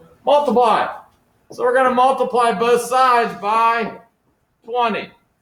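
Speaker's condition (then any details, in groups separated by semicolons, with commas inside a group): No condition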